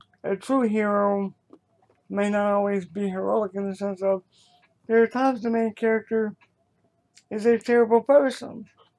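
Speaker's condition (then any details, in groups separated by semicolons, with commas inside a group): Cerebral palsy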